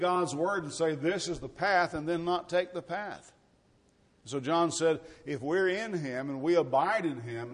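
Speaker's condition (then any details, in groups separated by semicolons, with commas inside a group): No condition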